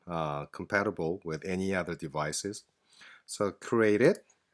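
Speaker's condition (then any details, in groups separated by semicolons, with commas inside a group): No condition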